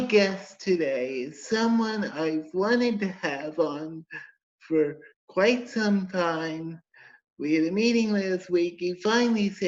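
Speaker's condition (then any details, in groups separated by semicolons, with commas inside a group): Cerebral palsy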